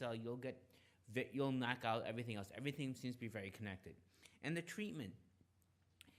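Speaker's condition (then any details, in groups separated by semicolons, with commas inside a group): No condition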